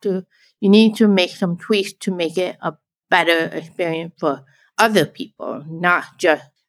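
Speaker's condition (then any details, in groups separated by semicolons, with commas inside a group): Deafblind, born deaf; hearing aid on right, cochlear implant on left, about 40 degree visual field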